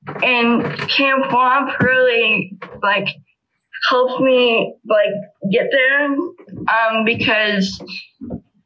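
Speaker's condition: Spastic cerebral palsy; level 1, muscle tightness, right side weaker than left, walker since age 3, physical therapy for walking

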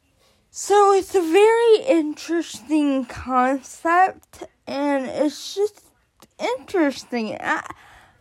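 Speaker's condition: Cerebral palsy; onset before birth

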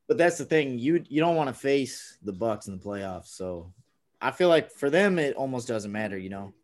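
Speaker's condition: No condition

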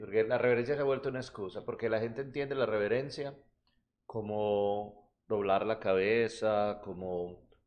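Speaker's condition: No condition

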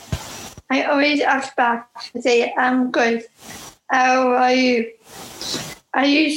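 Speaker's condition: Down syndrome; speech and language therapy growing up; attends communication groups run by speech and language therapists; communication sometimes breaks down, uses alternative ways to get message across

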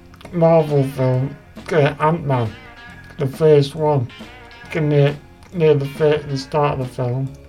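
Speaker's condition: Duchenne muscular dystrophy; about 23 years ago

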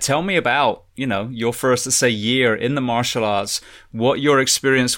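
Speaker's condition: No condition

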